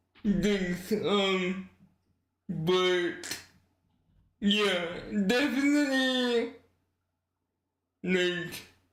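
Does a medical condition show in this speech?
Yes: cerebral palsy.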